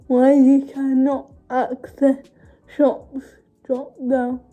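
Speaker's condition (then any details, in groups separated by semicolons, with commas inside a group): Cerebral palsy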